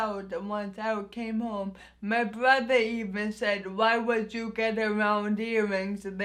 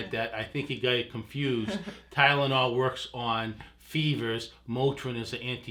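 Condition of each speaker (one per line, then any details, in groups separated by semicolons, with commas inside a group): Anoxic brain injury; early rehab, Hoyer lift transfers, small therapy improvements; yes/no by mouth or tongue, thickened liquids
No condition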